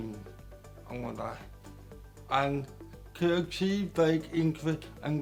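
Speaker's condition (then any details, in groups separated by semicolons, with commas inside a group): Cerebral palsy; mostly right side affected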